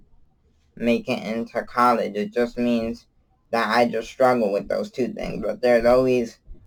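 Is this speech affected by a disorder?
Yes: cerebral palsy; from birth, wheelchair user.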